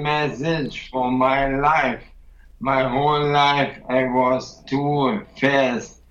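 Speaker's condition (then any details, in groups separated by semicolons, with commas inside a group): ALS; weight loss, weak muscles, falls, trouble using hands and arms, can no longer write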